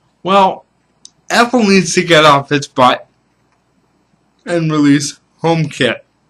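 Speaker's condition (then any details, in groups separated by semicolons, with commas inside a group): Cerebral palsy; stable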